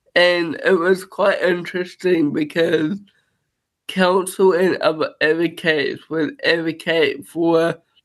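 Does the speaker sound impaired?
Yes: cerebral palsy; rides trike since age 5 for mobility and independence.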